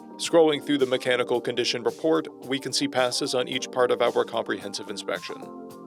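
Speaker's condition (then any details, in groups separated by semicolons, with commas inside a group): No condition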